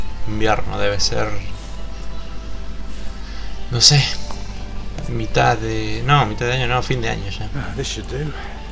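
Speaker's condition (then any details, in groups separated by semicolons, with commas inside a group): No condition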